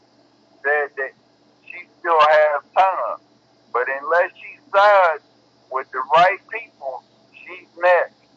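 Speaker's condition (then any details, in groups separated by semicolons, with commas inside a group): Cerebral palsy; bedbound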